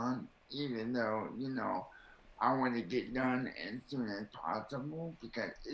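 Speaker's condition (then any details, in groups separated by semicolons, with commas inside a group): Cerebral palsy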